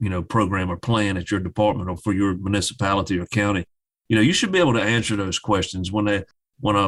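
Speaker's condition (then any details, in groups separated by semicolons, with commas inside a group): No condition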